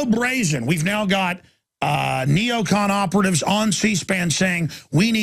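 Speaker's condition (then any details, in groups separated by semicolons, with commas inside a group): No condition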